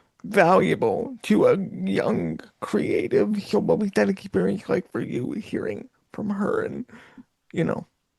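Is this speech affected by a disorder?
Yes: cerebral palsy.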